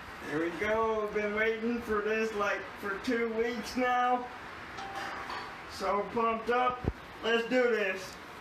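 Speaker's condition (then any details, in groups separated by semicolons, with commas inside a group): Cerebral palsy, mild; speech sometimes affected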